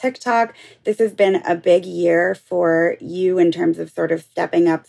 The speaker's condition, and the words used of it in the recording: No condition.